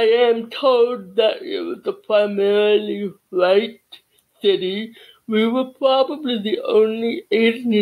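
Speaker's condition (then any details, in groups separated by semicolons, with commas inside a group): Cerebral palsy; childhood speech therapy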